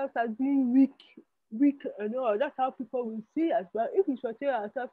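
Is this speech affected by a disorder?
Yes: spastic cerebral palsy.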